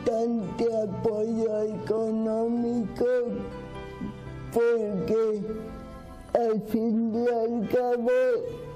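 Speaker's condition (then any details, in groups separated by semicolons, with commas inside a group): Cerebral palsy; speaks with difficulty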